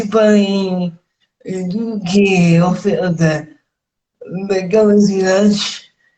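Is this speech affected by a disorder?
Yes: cerebral palsy; speech affected.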